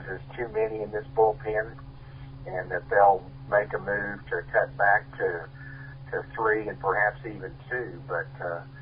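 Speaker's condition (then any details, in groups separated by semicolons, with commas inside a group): No condition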